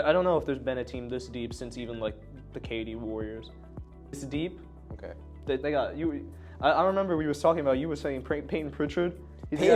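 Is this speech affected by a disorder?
No.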